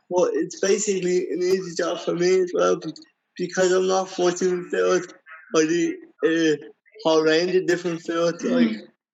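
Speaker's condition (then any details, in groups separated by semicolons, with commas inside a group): Cerebral palsy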